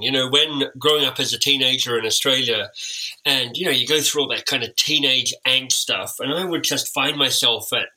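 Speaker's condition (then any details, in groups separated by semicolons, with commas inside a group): Cleft lip and palate; time with an orthodontist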